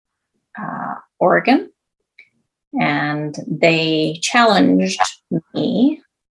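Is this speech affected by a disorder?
Yes: aphasia after stroke; aphasia from stroke about 16 years ago, right side of body lost, writing lost as well as speech; speech self-described fine, better, still cannot write, text takes 5 minutes, Siri dictation makes mistakes; Interact intensive aphasia program in Halifax at 2 years, improved speech rate.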